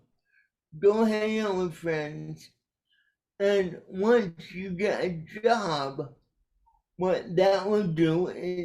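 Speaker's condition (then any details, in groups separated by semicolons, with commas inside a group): Cerebral palsy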